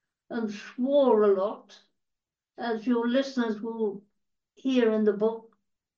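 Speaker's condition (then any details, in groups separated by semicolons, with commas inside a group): Cerebral palsy; quadriplegia, wheelchair user, totally blind from 15, partially deaf, treated 4-19 at Bowbath Cerebral Palsy Centre; dictated book to Steve who typed, speaks fast when in full flow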